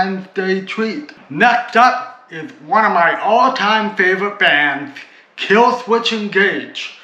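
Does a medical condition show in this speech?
Yes: cerebral palsy.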